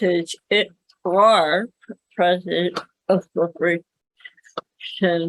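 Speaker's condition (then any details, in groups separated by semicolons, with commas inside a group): Cerebral palsy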